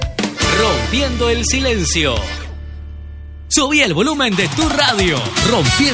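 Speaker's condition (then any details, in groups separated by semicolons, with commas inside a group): No condition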